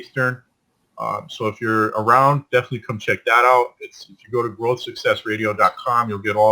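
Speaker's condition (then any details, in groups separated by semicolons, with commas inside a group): No condition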